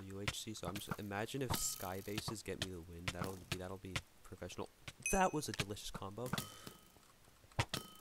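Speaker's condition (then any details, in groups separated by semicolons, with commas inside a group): No condition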